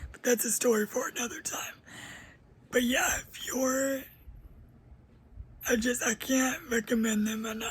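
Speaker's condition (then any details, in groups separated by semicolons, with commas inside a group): Cerebral palsy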